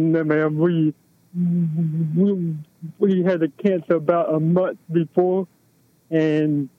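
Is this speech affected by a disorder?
Yes: cerebral palsy; affecting movement.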